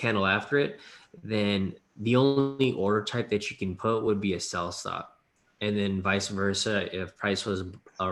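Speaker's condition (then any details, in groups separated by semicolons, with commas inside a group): No condition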